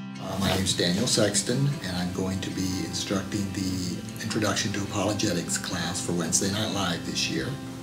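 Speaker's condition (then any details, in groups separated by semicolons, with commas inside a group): No condition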